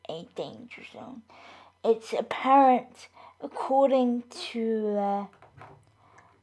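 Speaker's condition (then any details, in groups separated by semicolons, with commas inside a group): Cerebral palsy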